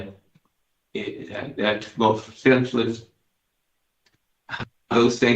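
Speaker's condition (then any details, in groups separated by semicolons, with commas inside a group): Parkinson's disease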